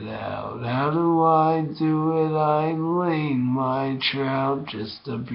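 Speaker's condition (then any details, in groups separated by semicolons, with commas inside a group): Brain injury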